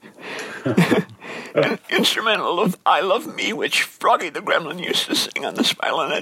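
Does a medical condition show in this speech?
Yes: dysphonia; onset during recording project, lost singing voice, steroid dose allowed finishing last 28 songs; voice raspier, sometimes squeakier, strained; raspy, lost ability to sing.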